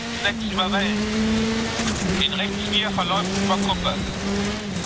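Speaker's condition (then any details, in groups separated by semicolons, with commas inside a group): No condition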